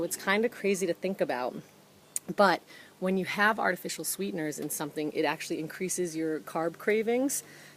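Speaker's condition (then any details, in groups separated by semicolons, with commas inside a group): No condition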